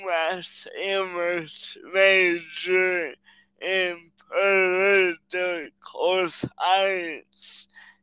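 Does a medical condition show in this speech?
Yes: cerebral palsy.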